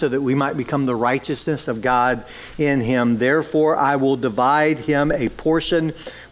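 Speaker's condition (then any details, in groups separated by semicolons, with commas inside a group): No condition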